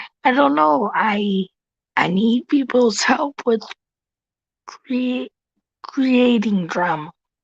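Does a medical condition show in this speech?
Yes: cerebral palsy; tracheotomy.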